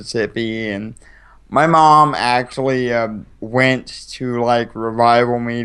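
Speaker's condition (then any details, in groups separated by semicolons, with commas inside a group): Cerebral palsy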